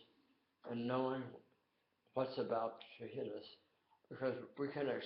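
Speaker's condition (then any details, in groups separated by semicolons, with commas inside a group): Tongue cancer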